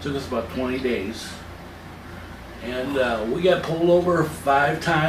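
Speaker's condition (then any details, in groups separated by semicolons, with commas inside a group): Cerebral palsy; from birth, spasticity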